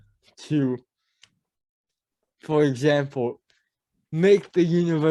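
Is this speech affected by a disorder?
Yes: cerebral palsy; mild speech impediment.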